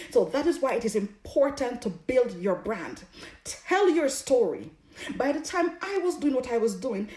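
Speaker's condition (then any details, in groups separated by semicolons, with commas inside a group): No condition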